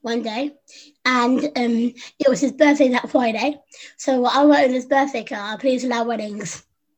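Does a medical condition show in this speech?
Yes: Down syndrome; congenital, infant heart failure, heart surgery in infancy, stopped breathing as baby and resuscitated, chest problems, pneumonia; learned to speak by copying younger sister Susie, never stopped talking since.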